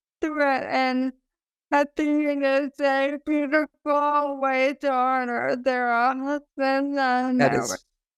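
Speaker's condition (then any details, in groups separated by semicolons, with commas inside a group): ALS; sporadic form, cause unknown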